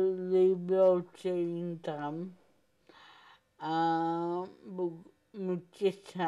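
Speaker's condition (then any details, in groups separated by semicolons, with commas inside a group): Cerebral palsy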